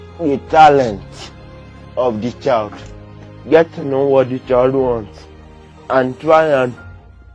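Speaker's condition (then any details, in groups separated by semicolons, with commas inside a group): Cerebral palsy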